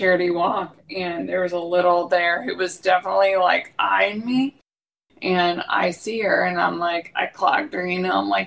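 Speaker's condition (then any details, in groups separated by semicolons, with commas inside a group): ALS; young onset, diagnosed in 30s, spinal surgery before diagnosis without improvement; progressing physically; uses a voice amplifier when talking, host hears her fine without it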